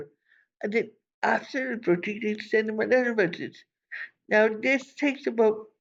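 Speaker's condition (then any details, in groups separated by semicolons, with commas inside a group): Cerebral palsy; from birth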